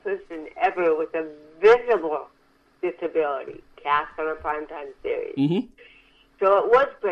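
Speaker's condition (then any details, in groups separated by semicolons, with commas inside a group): Cerebral palsy; from birth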